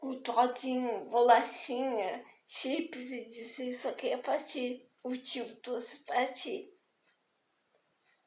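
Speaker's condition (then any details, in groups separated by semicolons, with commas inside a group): Spastic diplegic cerebral palsy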